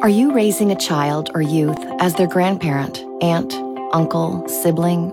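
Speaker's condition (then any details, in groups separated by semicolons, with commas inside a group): No condition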